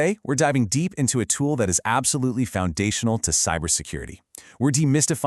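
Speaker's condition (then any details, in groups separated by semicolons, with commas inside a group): No condition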